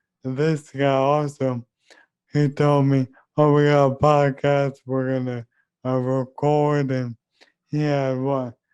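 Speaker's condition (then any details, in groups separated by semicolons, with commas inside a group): ALS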